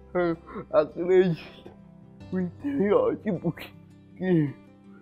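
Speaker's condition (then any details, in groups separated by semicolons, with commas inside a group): Cerebral palsy; some difficulty speaking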